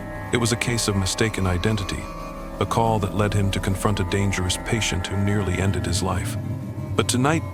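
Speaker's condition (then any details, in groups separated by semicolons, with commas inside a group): No condition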